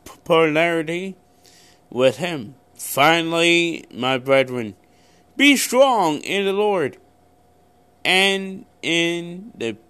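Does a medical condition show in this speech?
Yes: cerebral palsy; congenital cerebral palsy, born with condition.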